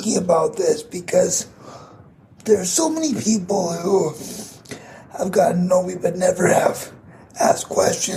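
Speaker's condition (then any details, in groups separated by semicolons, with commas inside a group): Cerebral palsy; voice audibly affected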